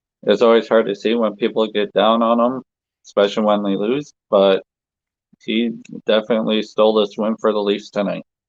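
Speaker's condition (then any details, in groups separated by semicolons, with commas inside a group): No condition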